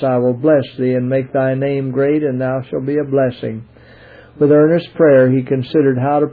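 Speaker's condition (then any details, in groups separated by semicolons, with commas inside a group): No condition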